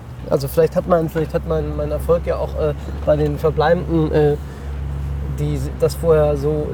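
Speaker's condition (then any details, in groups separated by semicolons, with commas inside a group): Tourette syndrome; neurological disorder, motor and vocal tics, head and hand jerking, no complex tics, longstanding, incurable; tics stronger with stress, somewhat stressed at recording, hand tics and noises observed, tics sometimes redirected into foot; occasional loud vocal tics, no swearing or coherent phrases as tics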